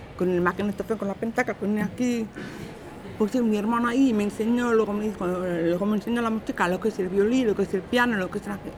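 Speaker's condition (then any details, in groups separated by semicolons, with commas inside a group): Deafness, acquired at age 3; deaf since age three, late noticed by mother, cause measles per village doctor or whooping cough vaccine per father; two hearing aids, artificial hearing, hears nothing without them, some residual right-ear hearing; speech from before onset kept by strict drilling, speaks like hearing person with aids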